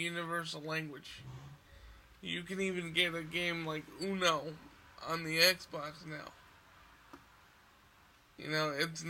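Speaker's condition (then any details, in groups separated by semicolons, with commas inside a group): Cerebral palsy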